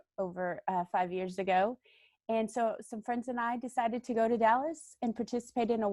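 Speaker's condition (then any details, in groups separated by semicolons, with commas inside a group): No condition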